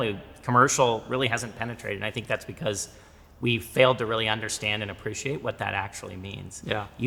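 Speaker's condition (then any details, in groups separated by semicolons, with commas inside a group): No condition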